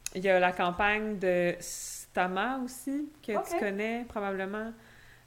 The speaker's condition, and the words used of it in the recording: Stuttering. Parce que des fois, je suis comme, mais comment je prononce ça? Puis là, je veux le prononcer, mais je sens que je vais bégayer.